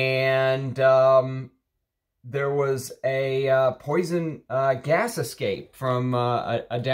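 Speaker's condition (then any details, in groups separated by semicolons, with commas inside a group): No condition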